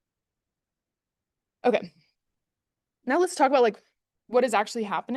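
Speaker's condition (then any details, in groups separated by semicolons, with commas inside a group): No condition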